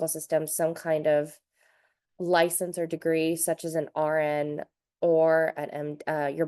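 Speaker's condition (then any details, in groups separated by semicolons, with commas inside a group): No condition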